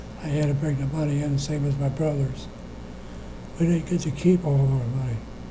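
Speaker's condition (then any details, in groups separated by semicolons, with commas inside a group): Parkinson's disease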